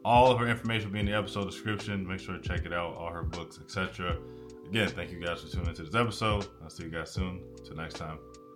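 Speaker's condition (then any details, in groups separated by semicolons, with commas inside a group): No condition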